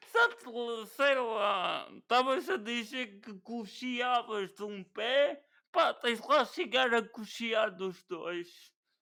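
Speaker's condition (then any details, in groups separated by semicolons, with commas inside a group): Cerebral palsy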